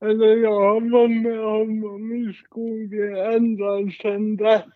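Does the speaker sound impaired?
Yes: cerebral palsy, mild.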